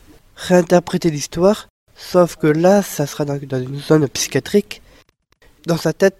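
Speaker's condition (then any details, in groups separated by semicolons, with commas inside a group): Down syndrome; Down syndrome (trisomy)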